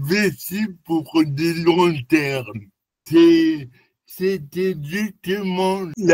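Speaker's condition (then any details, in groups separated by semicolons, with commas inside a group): Cerebral palsy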